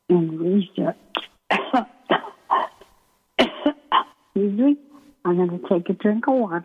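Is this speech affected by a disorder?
Yes: ALS; limb onset in right foot, symptoms about a year before diagnosis, year of testing, uses Beasy board transfer board; progressed, muscles too weak for standard transfer board, breathing muscles affected; hard to breathe and speak, voice may sound weak or hard to understand, paces speech with breathing.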